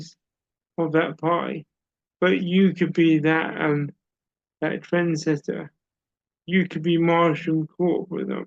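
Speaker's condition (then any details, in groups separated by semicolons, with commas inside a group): Cerebral palsy; uses wheelchair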